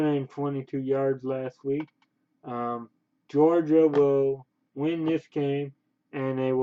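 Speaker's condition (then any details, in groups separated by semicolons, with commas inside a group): Cerebral palsy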